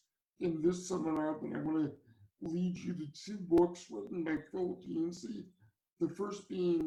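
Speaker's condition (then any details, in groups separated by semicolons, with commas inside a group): Cerebral palsy; from birth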